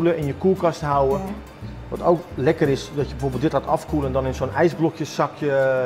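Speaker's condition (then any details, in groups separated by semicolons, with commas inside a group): No condition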